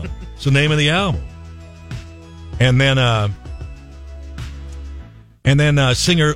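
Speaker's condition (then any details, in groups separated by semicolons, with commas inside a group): No condition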